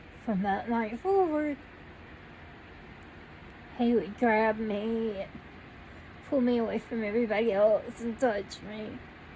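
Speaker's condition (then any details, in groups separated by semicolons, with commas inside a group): Cerebral palsy; needs crutches to walk, no teeth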